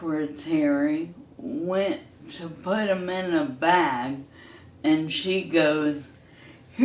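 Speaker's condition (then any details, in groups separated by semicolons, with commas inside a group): ALS; hand onset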